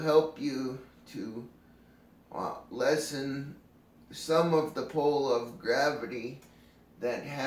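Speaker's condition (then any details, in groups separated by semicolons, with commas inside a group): Cerebral palsy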